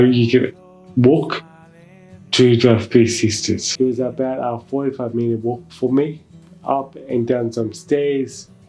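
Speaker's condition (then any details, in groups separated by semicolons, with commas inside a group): Mild cerebral palsy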